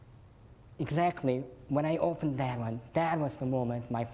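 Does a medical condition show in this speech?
Yes: cleft lip and palate; eleven operations and surgeries at early age.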